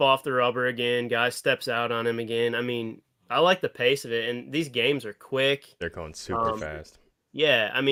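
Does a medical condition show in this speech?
No.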